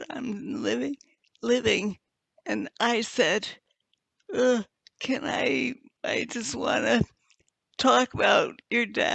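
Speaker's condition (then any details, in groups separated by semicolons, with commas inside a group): Multiple sclerosis; quadriplegic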